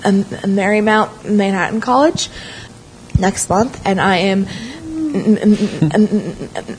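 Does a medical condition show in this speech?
Yes: stuttering; stuttering recognized as a problem around fourth grade after changing schools, first met others who stutter through Our Time at 16; stuttered a lot on own name in tenth grade, used tricks to hide stuttering; here repeated sounds, prolonged sounds.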